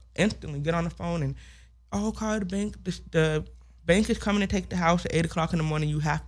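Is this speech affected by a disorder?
Yes: hearing loss with speech impediment; only comfortable speaking within last year or so.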